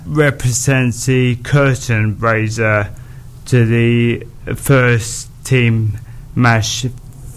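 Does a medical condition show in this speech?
Yes: motor neurone disease; progressive neurological disorder affecting muscles throughout the body; diagnosed about nine months before recording, balance problems and falls, mobility impacted, drags legs walking; speech heavily impacted, slowed down, slurred around the edges.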